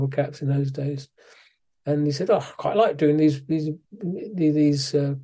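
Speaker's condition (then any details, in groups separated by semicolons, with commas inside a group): Parkinson's disease; exercise training with physiotherapist after moving back to UK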